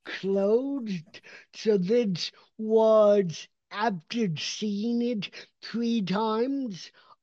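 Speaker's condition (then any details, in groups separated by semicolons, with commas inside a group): Cerebral palsy; motor impairment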